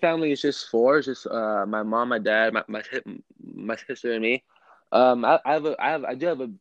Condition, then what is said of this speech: Stuttering. And that's when I realized that, oh, like when I sing, no matter what, like I can sing anything and I won't have that issue.